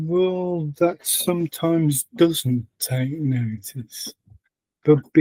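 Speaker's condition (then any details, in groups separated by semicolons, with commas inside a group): Parkinson's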